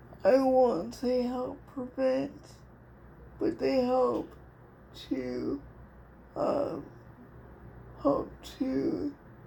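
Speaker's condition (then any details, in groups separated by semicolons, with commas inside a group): Cerebral palsy; speech somewhat affected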